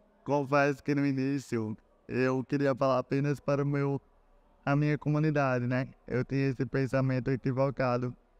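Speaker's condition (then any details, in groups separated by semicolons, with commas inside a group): Cerebral palsy; relearned talking after onset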